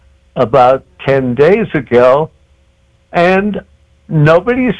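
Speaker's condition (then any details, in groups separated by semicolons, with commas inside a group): Cerebral palsy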